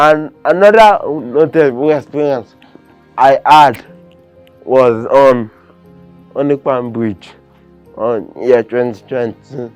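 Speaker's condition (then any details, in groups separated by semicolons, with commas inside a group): Cerebral palsy, severe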